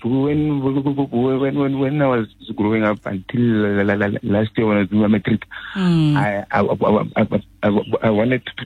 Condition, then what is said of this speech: Stuttering. Like, for example, if I can sing for you now, you can hear that I don't stutter, that's where I feel happy.